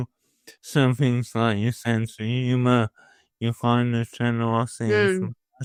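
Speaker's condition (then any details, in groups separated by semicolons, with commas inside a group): Motor neuron disease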